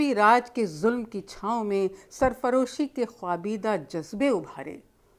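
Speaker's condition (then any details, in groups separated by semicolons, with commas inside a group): No condition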